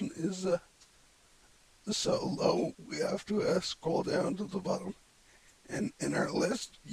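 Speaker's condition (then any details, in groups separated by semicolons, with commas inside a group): Cerebellar ataxia from brain tumour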